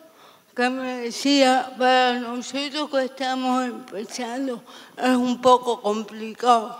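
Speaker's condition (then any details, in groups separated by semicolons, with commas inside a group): Severe cerebral palsy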